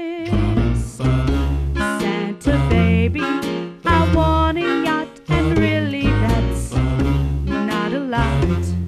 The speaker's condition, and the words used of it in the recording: None; typical speech.